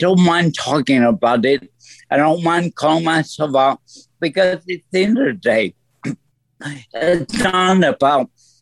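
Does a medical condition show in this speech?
Yes: stroke; voice altered since stroke, lasting effect.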